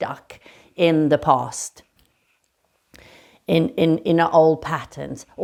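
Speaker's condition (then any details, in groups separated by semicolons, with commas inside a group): No condition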